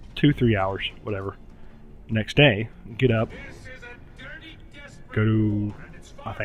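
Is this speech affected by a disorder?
No.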